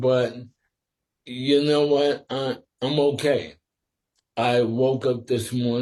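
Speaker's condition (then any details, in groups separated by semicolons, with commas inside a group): Sporadic ALS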